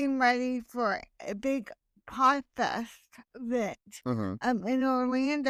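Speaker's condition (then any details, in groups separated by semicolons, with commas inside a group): Right hemiplegia cerebral palsy; very mild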